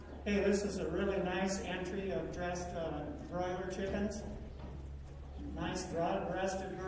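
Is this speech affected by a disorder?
No.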